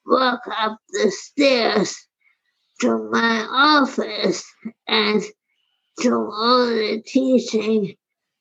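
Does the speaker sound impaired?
Yes: primary lateral sclerosis; primary lateral sclerosis at least 20 years, age 80, wheelchair use, dr. Levitz at Lehigh Neurology, dr. Macken; progressing, physical and occupational therapy, ALS clinic, ALS support group, ALS Association Philadelphia support; slurred speech, difficulty swallowing, speech too affected to continue working.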